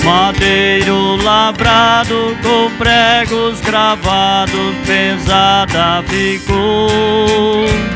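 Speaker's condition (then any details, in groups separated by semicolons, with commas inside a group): No condition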